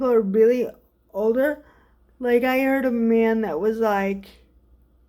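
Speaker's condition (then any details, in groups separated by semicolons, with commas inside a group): Cerebral palsy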